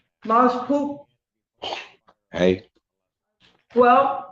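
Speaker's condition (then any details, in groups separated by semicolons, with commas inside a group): No condition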